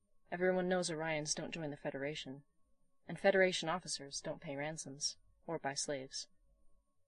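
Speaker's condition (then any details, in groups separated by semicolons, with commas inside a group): No condition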